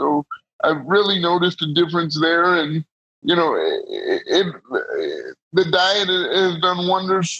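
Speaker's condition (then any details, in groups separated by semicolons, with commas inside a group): Cerebral palsy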